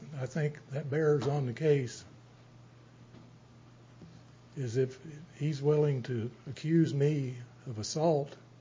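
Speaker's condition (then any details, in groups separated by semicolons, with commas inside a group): Parkinson's disease, stage 3; not speaking too fast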